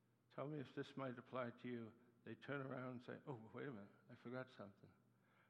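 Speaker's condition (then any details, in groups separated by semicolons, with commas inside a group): Parkinson's disease; Parkinson's with acute demyelinating neuropathy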